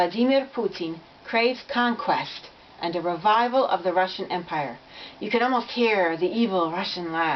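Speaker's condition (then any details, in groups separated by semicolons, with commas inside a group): No condition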